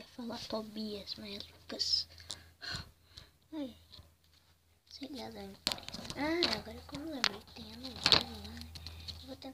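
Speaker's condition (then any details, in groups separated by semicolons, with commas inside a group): No condition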